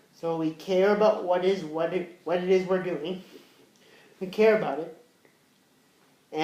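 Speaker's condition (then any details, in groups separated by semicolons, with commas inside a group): Cerebral palsy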